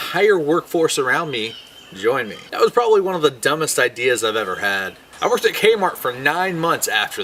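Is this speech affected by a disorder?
No.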